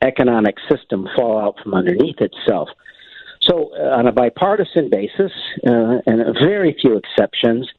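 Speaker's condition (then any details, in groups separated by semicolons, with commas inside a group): No condition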